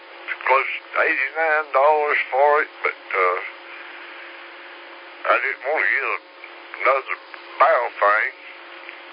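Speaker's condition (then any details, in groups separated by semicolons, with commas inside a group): Slurred speech; stroke 3 years ago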